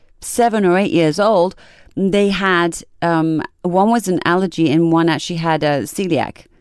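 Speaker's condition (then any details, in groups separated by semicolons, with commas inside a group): No condition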